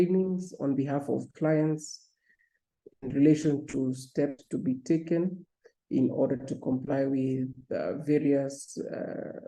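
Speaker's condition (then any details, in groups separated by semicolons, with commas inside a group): No condition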